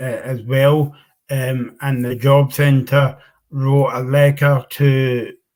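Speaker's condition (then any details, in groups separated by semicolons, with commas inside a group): Cerebral palsy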